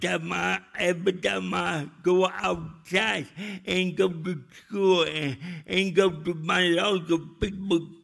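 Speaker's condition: Cerebral palsy; first word at age five, mother spoke for him in childhood, still talks funny

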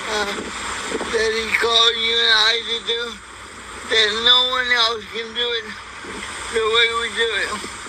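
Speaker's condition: Cerebral palsy; electric wheelchair since age 6

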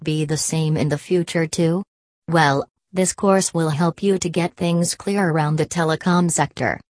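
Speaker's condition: No condition

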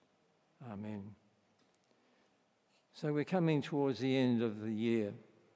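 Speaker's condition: Parkinson's disease; unpredictable effects

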